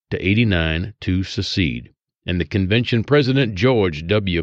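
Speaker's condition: No condition

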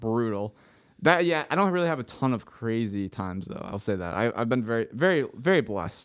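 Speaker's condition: No condition

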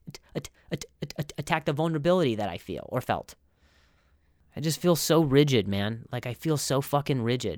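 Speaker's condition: Stutter; speech coaches, practices control before shows; much improved, still stutters; very severe at first, hit himself in frustration; repeated sounds, prolonged sounds

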